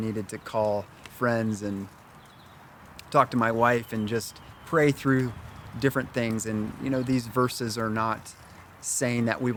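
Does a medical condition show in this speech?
No.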